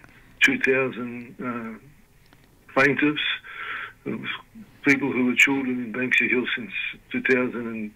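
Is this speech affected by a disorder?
Yes: Parkinson's disease; diagnosed 2019, led to retirement.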